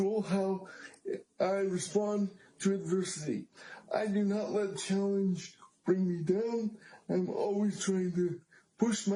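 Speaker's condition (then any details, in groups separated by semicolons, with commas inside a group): Cerebral palsy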